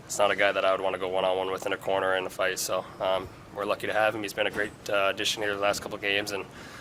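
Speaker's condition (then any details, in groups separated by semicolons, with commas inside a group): No condition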